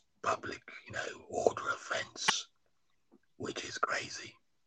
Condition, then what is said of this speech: Laryngectomy. So I don't know how you managed to do street preaching without a voice, but somehow you manage it.